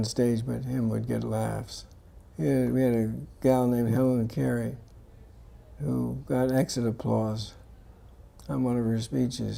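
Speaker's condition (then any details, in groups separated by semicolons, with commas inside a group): Parkinson's disease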